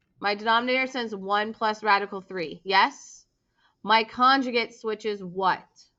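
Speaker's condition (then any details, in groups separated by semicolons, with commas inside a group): No condition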